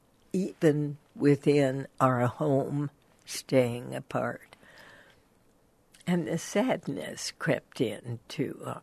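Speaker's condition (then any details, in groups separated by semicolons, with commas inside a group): Spasmodic dysphonia; onset 1992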